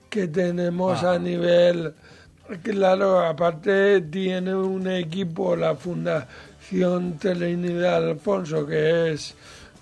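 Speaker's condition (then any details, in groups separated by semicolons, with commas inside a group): Cerebral palsy, mild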